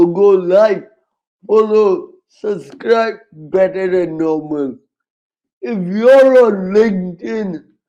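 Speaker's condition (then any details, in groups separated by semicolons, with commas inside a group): Cerebral palsy, severe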